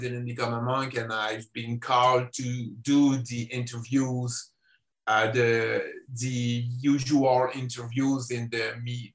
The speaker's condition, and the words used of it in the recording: Stuttering. I give speeches in schools to talk openly about my stuttering, and I tell people I am educating.